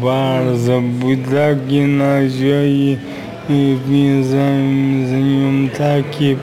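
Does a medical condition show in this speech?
Yes: aphasia; acquired after accident, severe brain injury.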